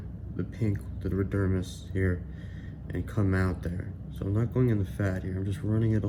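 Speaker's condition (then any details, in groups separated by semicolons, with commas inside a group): No condition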